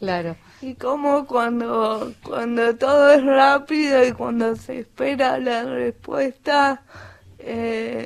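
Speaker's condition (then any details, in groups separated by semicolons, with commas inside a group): Cerebral palsy; answer formed in head but hard to get out, needs waiting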